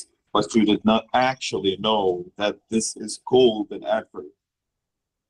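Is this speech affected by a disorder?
No.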